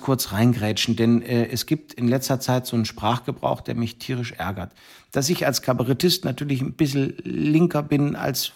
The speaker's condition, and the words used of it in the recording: None; typical speech.